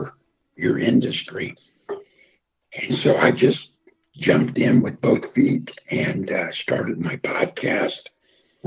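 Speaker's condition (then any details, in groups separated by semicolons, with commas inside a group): Throat cancer, half voicebox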